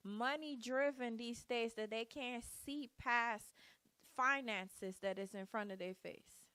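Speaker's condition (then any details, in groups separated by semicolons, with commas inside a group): No condition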